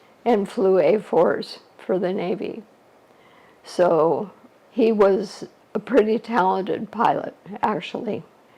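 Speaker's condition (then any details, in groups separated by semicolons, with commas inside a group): ALS; shortly after diagnosis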